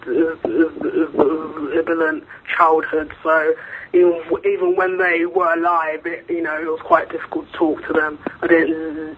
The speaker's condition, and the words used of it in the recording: Stuttering. Yeah, of course, because it's impossible to hide my stutter.